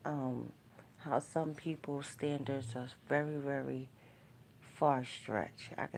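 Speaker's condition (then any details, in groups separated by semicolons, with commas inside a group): No condition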